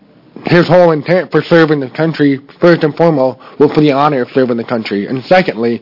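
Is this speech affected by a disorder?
Yes: deafness.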